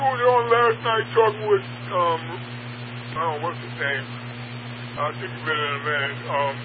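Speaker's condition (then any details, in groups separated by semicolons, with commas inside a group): Parkinson's; largely wheelchair bound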